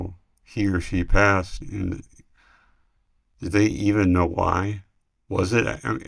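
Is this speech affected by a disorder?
Yes: multiple system atrophy; speech getting much worse, spreading from throat to lungs.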